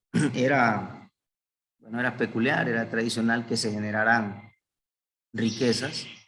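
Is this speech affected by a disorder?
No.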